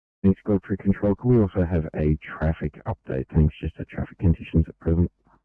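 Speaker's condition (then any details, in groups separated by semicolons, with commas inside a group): No condition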